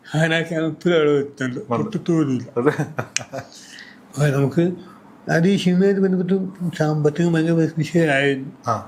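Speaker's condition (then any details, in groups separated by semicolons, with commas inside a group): Cerebral palsy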